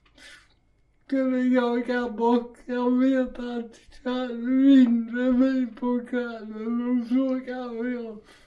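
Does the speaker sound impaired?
Yes: cerebral palsy; walking difficulty, walking improved with gym training; walks much better than at first hunts.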